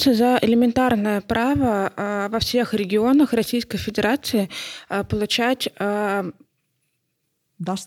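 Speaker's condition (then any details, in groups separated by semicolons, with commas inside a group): Hard of hearing; not deaf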